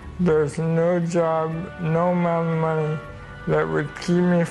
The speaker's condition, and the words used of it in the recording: ALS (motor neuron disease). And I know it's a little bit difficult to understand his speech because of the stages of the disease in his life.